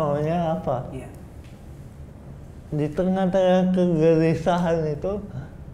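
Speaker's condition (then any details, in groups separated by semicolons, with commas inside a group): Cerebral palsy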